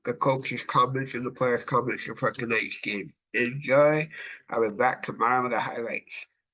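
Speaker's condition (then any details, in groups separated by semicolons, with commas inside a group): Cerebral palsy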